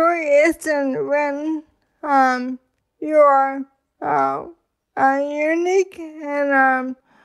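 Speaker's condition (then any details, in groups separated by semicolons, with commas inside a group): ALS; slurred speech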